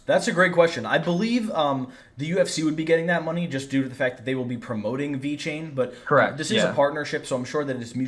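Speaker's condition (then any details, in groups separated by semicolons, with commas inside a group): No condition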